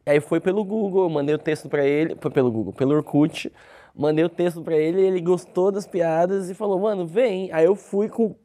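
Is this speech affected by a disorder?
Yes: cleft lip; congenital cleft lip.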